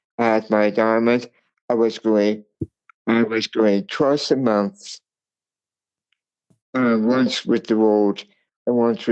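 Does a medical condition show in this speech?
Yes: cerebral palsy.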